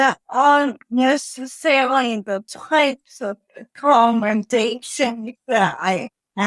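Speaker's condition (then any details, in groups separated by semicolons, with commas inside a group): Cerebral palsy; wheelchair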